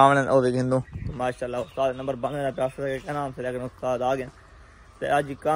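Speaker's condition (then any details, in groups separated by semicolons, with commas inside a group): No condition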